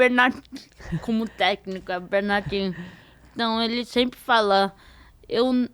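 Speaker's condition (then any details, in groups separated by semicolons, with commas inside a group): Cerebral palsy; diparetic form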